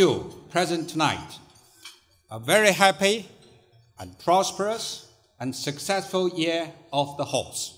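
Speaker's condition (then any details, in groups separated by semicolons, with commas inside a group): No condition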